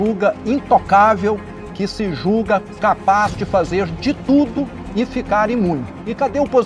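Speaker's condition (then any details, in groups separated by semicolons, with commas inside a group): No condition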